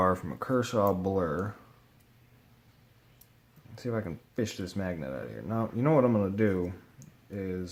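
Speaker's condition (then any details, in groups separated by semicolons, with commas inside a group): No condition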